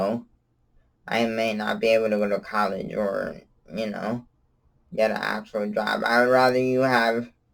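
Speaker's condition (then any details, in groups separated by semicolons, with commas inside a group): Cerebral palsy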